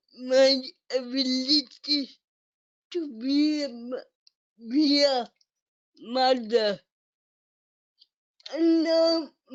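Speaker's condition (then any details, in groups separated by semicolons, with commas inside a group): Cerebral palsy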